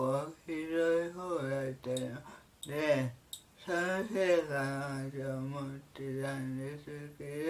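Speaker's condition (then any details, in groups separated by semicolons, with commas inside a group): Cerebral palsy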